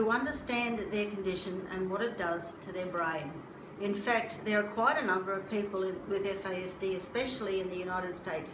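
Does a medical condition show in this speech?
No.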